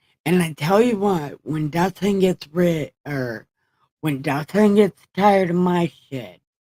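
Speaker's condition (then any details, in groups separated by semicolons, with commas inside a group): Brain injury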